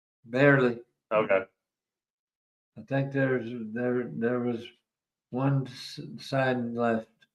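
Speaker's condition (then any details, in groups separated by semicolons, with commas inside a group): ALS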